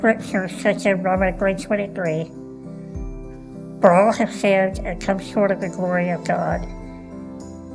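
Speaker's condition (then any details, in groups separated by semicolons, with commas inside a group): Cleft lip and palate, Goldenhar syndrome; congenital, Dogen-Harris syndrome, born without right ear, lung, thumb, missing right jawbone, asymmetrical face; breathing tube after scoliosis surgery age 11, unable to talk then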